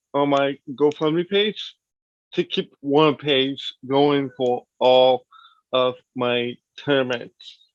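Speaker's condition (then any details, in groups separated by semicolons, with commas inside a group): Cerebral palsy; from birth, lower limbs affected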